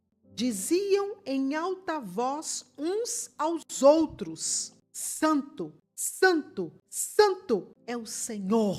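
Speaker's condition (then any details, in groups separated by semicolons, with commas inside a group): No condition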